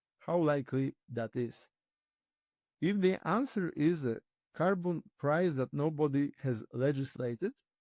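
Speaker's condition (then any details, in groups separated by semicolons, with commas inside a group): No condition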